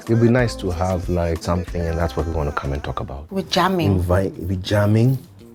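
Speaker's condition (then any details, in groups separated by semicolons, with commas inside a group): No condition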